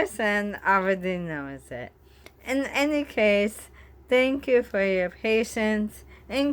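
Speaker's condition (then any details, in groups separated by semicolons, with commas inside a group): Bulbar ALS, bulbar onset; still speaks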